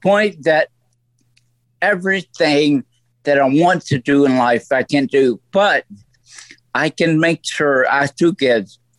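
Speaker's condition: Stroke; lay on floor 8 hours before help, voice affected; voice altered since stroke, lasting effect

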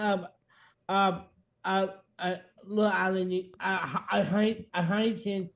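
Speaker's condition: Down syndrome

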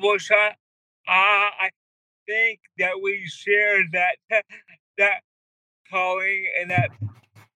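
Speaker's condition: Cerebral palsy; wheelchair user

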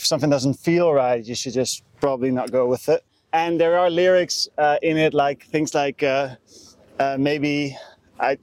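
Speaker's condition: No condition

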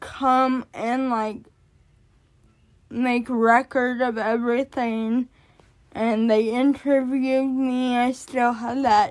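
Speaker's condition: Cerebral palsy; born addicted

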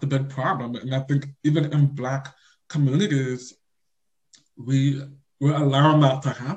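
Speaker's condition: Deaf or hard of hearing; on deaf spectrum

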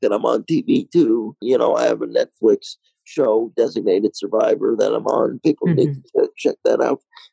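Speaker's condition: Cerebral palsy, mild

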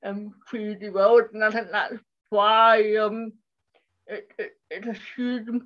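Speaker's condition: Cerebral palsy; speech impairment

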